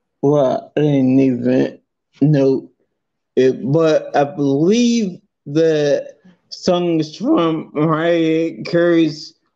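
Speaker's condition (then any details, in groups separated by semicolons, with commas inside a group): Multiple sclerosis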